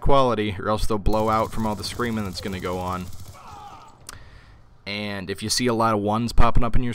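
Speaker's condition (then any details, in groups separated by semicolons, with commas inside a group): No condition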